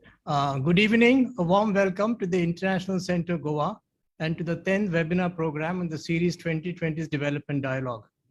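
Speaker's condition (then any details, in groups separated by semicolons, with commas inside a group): No condition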